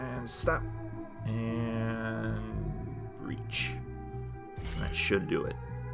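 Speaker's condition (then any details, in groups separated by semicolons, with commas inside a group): No condition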